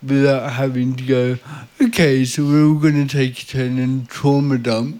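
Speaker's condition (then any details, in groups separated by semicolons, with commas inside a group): Cerebral palsy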